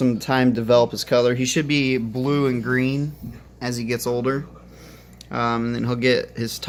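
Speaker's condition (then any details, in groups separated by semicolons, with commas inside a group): No condition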